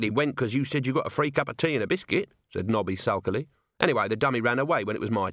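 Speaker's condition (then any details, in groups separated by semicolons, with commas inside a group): No condition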